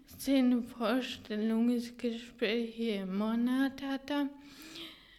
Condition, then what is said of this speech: Ataxia. Hauptsächlich immer um Kommunikation und das äh, die Sprachvermögen bei mir eingeschränkt ist, nimmt mich eigentlich die Verwaltung nicht.